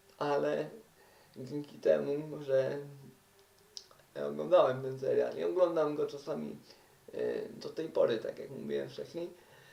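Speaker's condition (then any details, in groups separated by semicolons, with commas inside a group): Cerebral palsy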